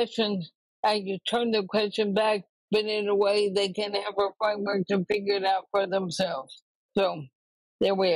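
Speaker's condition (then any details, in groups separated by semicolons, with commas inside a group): ALS; recently diagnosed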